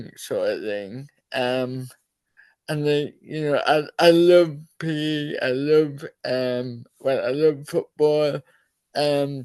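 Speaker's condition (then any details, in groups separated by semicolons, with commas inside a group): Cerebral palsy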